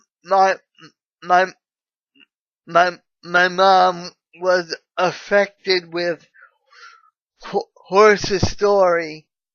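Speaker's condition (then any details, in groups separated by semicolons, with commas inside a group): Cerebral palsy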